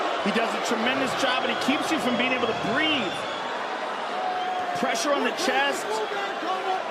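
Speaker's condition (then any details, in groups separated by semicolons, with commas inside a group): No condition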